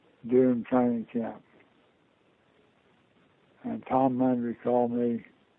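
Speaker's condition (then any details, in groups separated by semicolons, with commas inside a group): Parkinson's disease; diagnosed about two years ago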